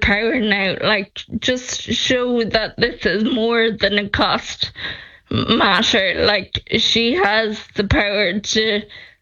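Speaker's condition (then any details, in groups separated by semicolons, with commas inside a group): Friedreich's ataxia; age 28, losing mobility, neurologically declining monthly, no treatment available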